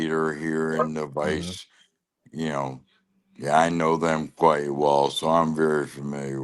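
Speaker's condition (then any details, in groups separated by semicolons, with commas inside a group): Lou Gehrig's disease (ALS)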